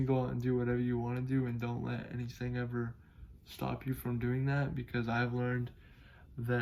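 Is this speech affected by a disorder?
Yes: cerebral palsy; able to speak.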